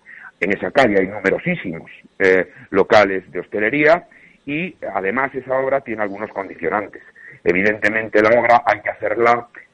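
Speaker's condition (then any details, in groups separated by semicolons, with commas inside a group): No condition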